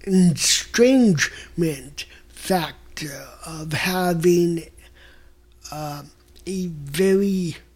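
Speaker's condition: Mild cerebral palsy; voice reveals disorder

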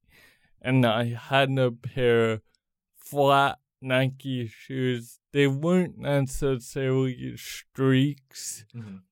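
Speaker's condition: Cerebral palsy; congenital

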